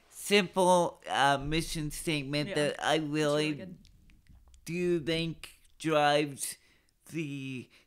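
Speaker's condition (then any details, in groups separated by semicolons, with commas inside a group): Cerebral palsy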